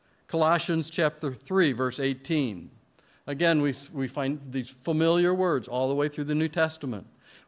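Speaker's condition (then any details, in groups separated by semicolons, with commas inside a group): No condition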